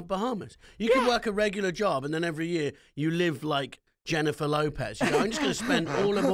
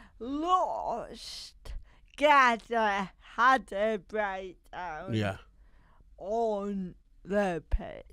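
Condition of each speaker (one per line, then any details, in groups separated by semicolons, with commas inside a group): No condition
Cerebral palsy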